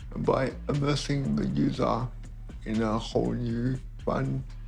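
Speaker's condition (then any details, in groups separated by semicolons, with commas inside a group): Cerebral palsy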